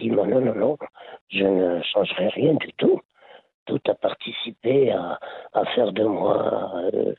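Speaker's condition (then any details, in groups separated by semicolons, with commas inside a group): Laryngeal cancer; part of lung removed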